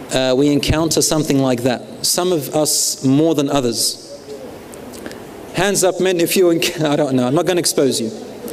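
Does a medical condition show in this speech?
No.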